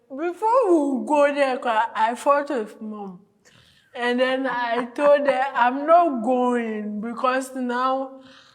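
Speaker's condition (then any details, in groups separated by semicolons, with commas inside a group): Cerebral palsy; from birth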